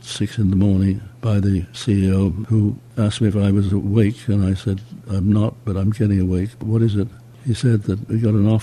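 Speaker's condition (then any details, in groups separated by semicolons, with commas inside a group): Parkinson's disease; voice muted, closely mic'd for interview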